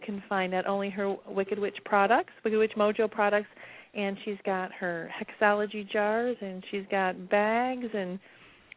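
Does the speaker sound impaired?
No.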